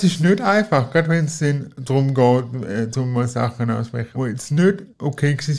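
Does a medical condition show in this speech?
Yes: cerebral palsy; cerebral palsy present from birth, wheelchair user, crawled on knees as child, needs help in daily life; personal assistance team via IV assistance contribution for almost 10 years, lives in own apartment.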